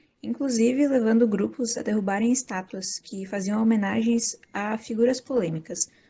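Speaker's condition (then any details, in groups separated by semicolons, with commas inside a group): No condition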